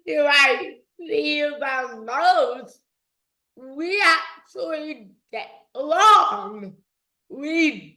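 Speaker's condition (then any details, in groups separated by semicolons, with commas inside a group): Dystonia; voice emerged after therapy sessions, previously not talking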